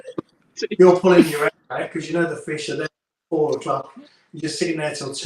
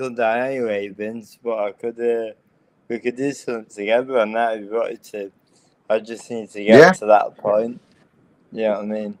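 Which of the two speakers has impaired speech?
The second: cerebral palsy.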